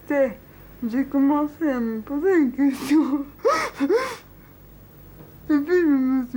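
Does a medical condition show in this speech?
Yes: cerebral palsy.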